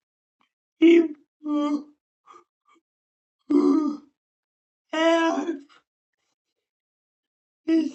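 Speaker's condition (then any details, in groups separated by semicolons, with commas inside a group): Cerebral palsy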